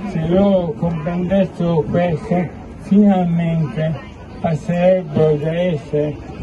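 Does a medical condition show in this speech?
Yes: ALS; bulbar form.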